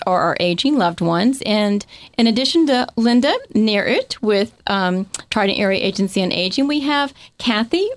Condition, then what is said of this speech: None; typical speech.